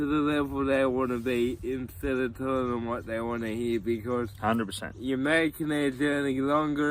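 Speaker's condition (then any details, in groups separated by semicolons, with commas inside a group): Cerebral palsy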